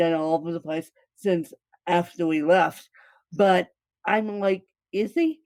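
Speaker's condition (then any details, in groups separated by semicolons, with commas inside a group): Cerebral palsy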